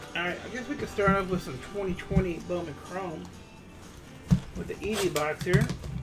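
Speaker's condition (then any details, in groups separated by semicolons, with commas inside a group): No condition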